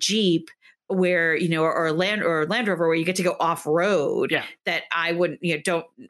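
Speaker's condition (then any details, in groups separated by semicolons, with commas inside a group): No condition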